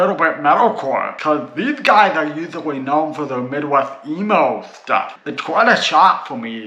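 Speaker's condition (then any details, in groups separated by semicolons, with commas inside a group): Cerebral palsy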